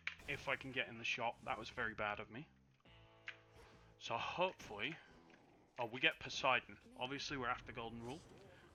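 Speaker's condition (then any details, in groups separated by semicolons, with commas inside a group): No condition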